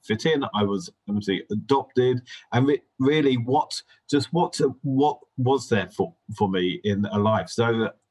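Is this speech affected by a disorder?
Yes: stammer; possibly linked to hearing difficulties from illness in first 3 or 4 years, affecting language; here repeated sounds, repeated words.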